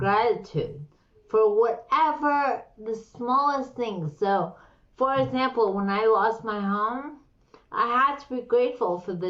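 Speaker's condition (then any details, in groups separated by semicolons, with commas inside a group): Slurred speech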